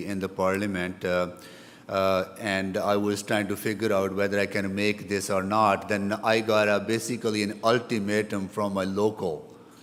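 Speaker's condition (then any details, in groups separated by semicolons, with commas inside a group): No condition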